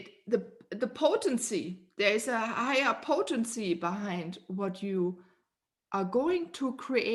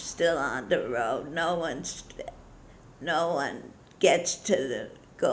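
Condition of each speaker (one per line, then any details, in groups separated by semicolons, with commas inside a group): No condition
Parkinson's disease; diagnosed some time ago, body getting looser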